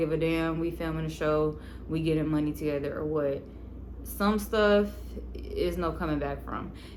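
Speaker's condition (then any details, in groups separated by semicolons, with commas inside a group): No condition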